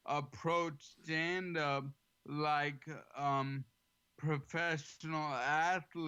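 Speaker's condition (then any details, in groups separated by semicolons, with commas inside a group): ALS; slightly slurred, has to slow down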